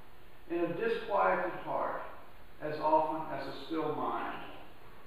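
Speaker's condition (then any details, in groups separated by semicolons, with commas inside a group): No condition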